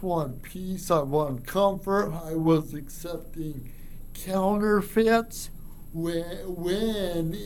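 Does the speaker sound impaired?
Yes: cerebral palsy; childhood bike riding and teen hiking limited.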